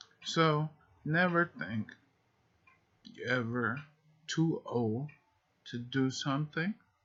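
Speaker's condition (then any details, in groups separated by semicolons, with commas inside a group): Multiple sclerosis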